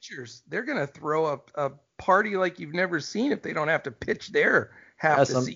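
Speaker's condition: No condition

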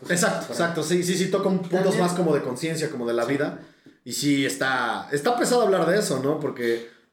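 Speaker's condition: No condition

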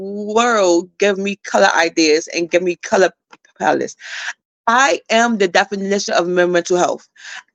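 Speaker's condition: Stuttering; repeated sounds

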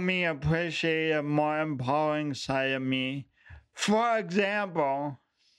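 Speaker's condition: Speech impediment; since childhood, affects voice and coordination, unique walk; still has speech impediment, speaks publicly; impediment noticeable on first meeting but words formed, intelligible

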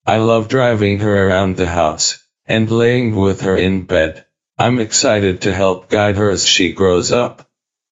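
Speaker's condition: ALS, speech-generating device; tracheostomy and ventilator

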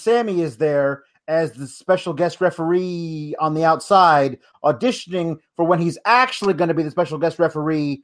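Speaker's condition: No condition

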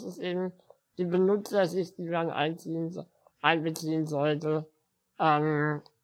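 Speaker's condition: Spinal muscular atrophy; physical disability

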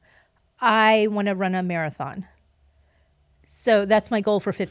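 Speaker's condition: No condition

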